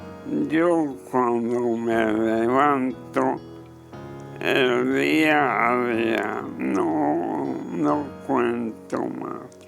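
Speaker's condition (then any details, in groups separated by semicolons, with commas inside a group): Ela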